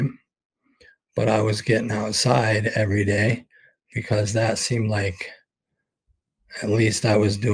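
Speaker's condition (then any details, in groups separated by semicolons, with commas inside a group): ALS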